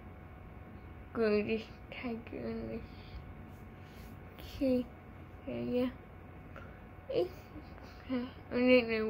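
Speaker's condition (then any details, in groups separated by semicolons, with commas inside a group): Cerebral palsy; from birth, delivery timing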